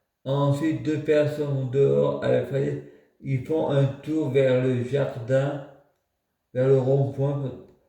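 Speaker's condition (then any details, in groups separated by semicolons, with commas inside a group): Multiple sclerosis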